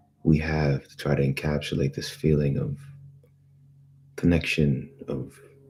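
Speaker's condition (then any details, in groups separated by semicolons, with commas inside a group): No condition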